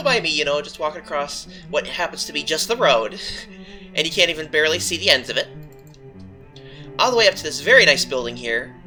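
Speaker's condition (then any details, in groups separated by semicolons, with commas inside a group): No condition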